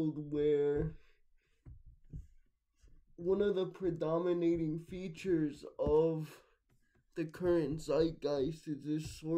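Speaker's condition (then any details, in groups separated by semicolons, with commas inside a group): Cerebral palsy, mixed, mild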